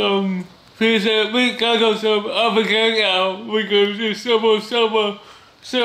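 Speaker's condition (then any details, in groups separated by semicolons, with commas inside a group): Cerebral palsy; speech disability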